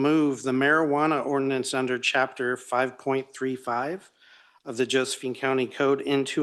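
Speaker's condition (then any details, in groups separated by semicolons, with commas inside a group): No condition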